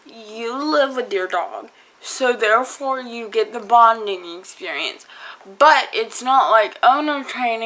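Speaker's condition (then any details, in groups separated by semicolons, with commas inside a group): Cerebral palsy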